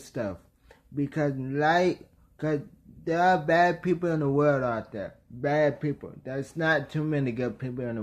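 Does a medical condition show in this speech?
Yes: traumatic brain injury.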